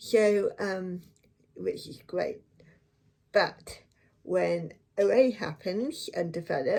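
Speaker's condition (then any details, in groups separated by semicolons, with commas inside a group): Cerebral palsy; affects one foot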